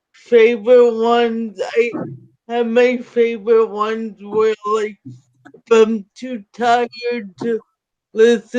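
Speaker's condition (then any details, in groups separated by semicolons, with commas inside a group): Cerebral palsy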